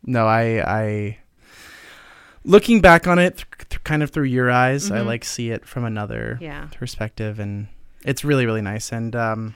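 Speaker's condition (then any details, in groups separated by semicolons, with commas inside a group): No condition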